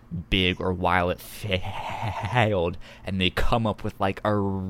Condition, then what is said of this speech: Stuttering. So it's technically, it's a speech impediment.